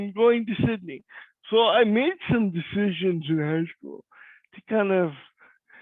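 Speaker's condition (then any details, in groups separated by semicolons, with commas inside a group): Cerebral palsy; cannot walk; voice is different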